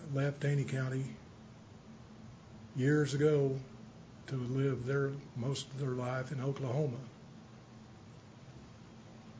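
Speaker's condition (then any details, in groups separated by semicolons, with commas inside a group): Parkinson's; not speaking too fast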